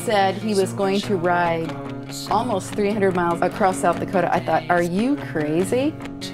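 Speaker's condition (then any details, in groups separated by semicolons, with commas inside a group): No condition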